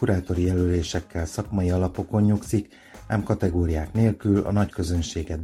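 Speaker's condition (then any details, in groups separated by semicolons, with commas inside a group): No condition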